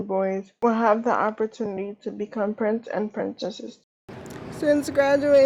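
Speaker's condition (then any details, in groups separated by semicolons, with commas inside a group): Cerebral palsy; wheelchair user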